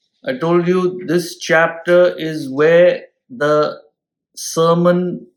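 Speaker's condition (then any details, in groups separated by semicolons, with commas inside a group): No condition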